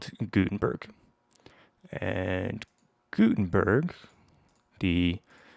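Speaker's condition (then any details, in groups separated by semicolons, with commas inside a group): No condition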